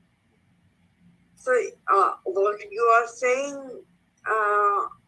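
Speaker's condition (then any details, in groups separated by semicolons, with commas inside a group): Cerebral palsy; slurred and unclear when tired, standard voice recognition fails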